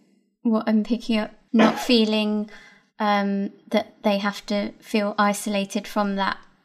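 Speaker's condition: No condition

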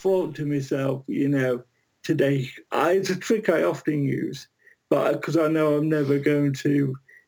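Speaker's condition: Cerebral palsy; surviving twin

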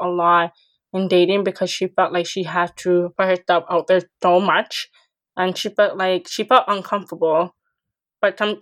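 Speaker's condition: Deafness; cannot hear voice notes well

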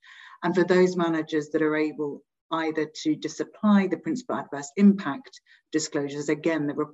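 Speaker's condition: No condition

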